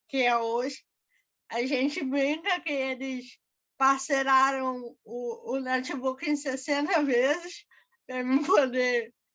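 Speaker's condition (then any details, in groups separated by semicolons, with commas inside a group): Cerebral palsy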